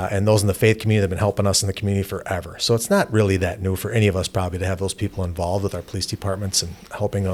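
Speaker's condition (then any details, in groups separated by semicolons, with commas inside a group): No condition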